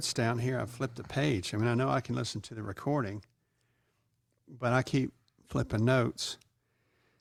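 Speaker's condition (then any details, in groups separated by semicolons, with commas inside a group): No condition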